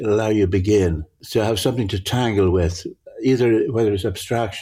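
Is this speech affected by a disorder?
Yes: Parkinson's; altered visual perception, difficulty judging near and far, grouped objects merge together.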